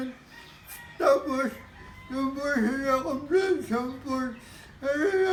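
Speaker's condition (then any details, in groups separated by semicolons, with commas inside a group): X-linked dystonia parkinsonism; left-sided symptoms, left hand; diagnosis confirmed by specialist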